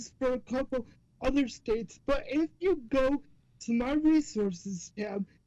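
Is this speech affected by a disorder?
Yes: cerebral palsy.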